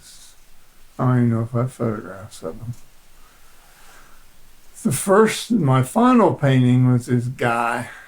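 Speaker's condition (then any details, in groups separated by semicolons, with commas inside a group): Parkinson's disease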